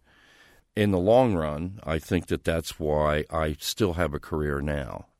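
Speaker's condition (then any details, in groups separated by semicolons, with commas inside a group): No condition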